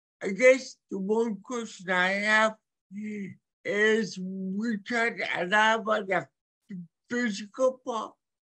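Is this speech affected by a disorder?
Yes: cerebral palsy; hearing impaired.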